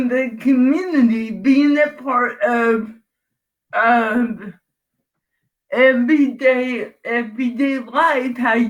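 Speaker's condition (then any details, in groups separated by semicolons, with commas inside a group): Cerebral palsy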